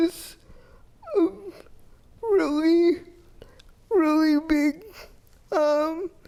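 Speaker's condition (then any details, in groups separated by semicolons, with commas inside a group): Athetoid quadriplegic cerebral palsy, severe; speech can be hard to understand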